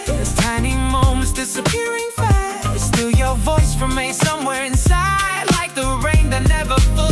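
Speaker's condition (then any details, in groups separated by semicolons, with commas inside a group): No condition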